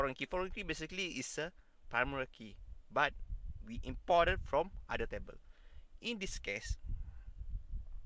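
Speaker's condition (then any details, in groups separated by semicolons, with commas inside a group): No condition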